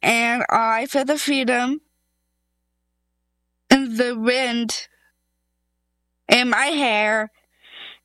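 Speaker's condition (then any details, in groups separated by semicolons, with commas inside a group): Down syndrome; congenital trisomy 21, karyotype confirmed via dr. Tim Herndon, congenital heart defect, NICU 14 days; first language sign language, over 300 signs by age 2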